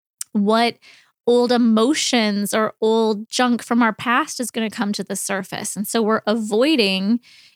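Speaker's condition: No condition

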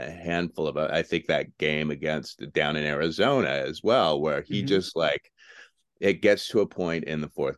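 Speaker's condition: No condition

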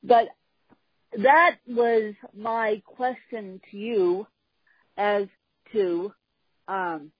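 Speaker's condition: Cerebral palsy; in gym program with the exo

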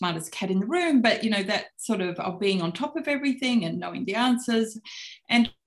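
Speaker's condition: No condition

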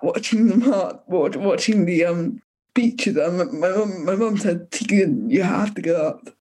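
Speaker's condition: Cerebral palsy; affects arm and leg movement

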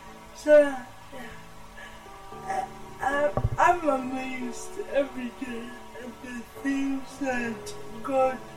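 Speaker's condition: Cerebral palsy; present from birth, much therapy in childhood; adult

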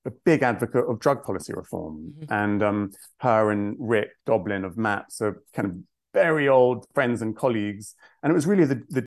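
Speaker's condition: No condition

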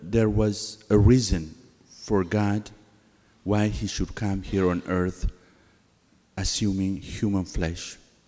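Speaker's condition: No condition

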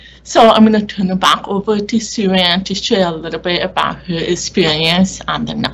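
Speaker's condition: Deaf or hard of hearing

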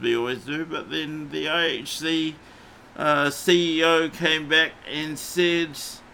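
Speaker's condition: Cerebral palsy; morphine not allowed after it

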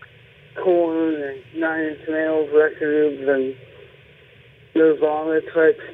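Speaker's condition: Cerebral palsy; speech impediment while growing up

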